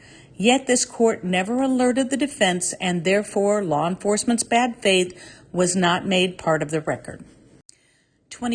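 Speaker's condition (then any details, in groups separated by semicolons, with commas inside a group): No condition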